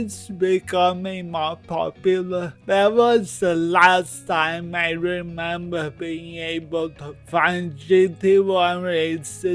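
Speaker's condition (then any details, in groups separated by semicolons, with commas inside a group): Cerebral palsy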